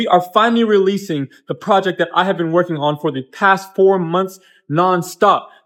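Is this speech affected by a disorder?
No.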